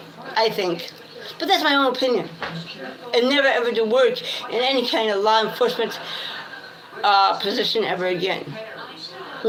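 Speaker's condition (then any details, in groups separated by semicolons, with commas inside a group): Cerebral palsy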